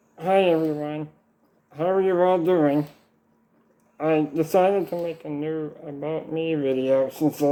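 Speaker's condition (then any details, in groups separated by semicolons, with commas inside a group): Duchenne muscular dystrophy; very limited chewing and swallowing, still eats by mouth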